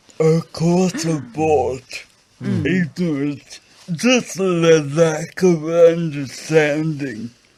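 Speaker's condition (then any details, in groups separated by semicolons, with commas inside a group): Acquired brain injury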